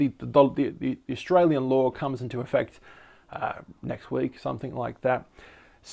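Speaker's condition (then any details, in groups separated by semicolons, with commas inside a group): No condition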